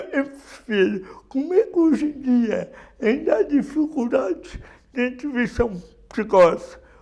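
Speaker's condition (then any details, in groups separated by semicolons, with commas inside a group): Cerebral palsy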